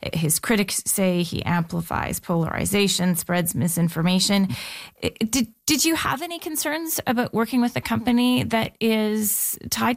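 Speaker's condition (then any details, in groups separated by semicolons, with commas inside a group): No condition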